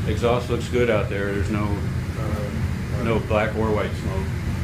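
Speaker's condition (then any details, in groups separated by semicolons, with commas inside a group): No condition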